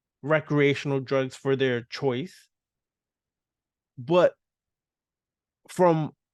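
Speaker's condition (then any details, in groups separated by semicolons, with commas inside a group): No condition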